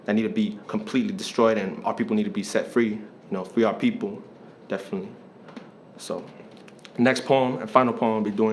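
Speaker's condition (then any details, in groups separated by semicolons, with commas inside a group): No condition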